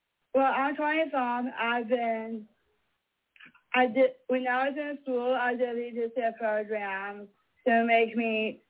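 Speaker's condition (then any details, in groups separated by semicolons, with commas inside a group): Mosaic Down syndrome; described as fully mosaic and high functioning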